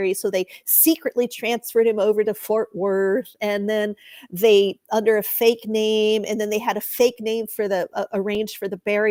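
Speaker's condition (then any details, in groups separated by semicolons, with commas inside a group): No condition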